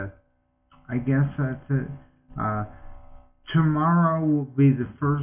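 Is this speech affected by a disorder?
Yes: multiple sclerosis.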